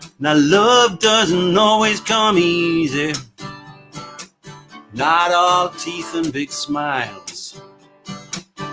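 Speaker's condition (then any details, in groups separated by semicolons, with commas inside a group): No condition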